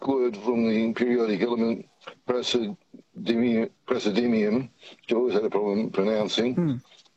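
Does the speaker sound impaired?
Yes: Parkinson's; jittery.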